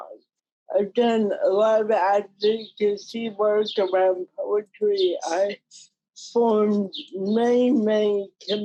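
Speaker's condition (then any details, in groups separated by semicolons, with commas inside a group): Cerebral palsy; mild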